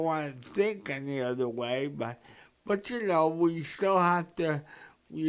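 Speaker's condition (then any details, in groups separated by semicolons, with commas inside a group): Cerebral palsy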